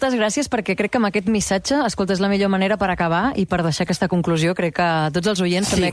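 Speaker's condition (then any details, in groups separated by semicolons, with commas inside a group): No condition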